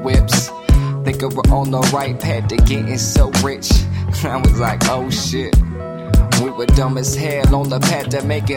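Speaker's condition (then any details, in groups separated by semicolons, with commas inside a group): No condition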